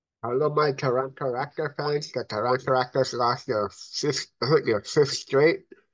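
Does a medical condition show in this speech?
Yes: cerebral palsy.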